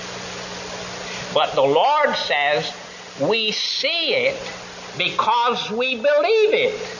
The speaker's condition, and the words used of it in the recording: None; typical speech.